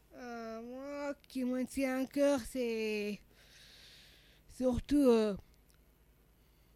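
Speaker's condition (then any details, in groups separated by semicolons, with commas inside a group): Down syndrome (trisomy 21); age 39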